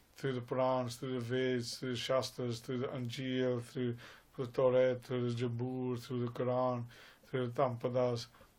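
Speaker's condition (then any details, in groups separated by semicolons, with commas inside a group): No condition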